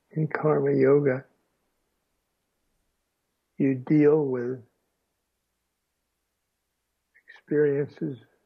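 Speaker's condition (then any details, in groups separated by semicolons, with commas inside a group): Aphasia after stroke; speech lost then regained, talking again publicly after stroke; halting speech during recording; halting speech with pauses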